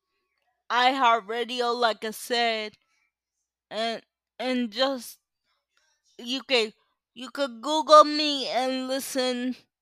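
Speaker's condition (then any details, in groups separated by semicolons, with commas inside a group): Cerebral palsy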